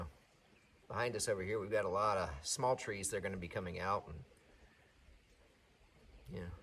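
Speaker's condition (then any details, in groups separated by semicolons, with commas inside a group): No condition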